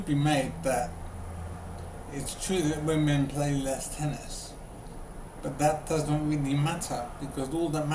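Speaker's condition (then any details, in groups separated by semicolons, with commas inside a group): Brain injury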